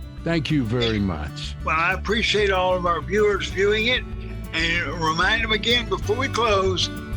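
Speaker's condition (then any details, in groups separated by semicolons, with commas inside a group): Cerebral palsy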